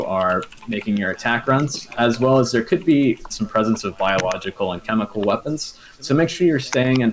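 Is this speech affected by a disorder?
No.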